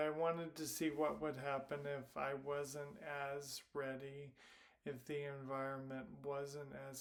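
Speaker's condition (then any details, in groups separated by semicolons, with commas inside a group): Primary lateral sclerosis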